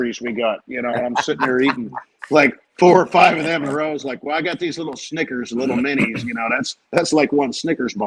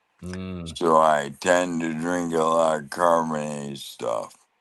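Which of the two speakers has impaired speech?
The second: ALS; right side and left hand weakness, cane, leg brace; about six years since diagnosis, progressing, right-side weakness, worsening left hand, cane, medication; losing ability to talk and swallow.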